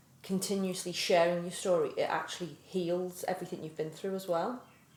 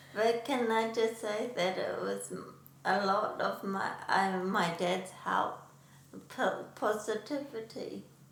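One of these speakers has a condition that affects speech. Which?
The second: traumatic brain injury; car crash; nine years since injury, coma, wheelchair one year, residential rehab; relearned talking, speech and language therapy.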